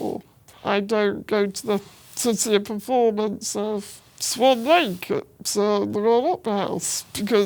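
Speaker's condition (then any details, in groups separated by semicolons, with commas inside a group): Spinal muscular atrophy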